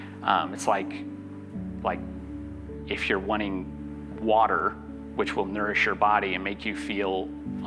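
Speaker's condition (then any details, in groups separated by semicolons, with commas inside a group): No condition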